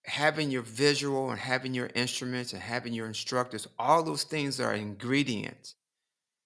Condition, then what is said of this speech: No condition.